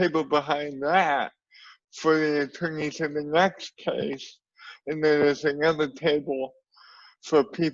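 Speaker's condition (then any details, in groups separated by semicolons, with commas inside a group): Cerebral palsy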